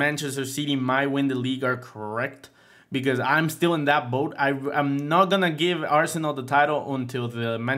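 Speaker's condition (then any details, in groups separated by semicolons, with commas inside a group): No condition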